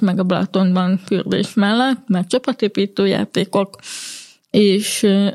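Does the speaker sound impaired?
Yes: hearing impairment; grew up hearing-impaired in mainstream integration.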